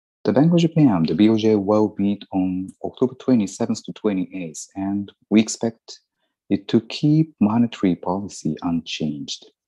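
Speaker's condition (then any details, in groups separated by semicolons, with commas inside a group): No condition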